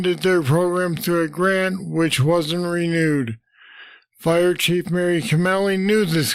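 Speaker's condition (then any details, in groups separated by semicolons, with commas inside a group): Parkinson's disease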